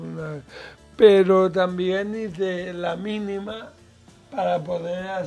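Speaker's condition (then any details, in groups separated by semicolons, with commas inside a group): Cerebral palsy, mild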